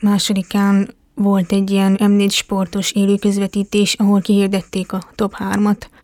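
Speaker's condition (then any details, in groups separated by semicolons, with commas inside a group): Hearing impairment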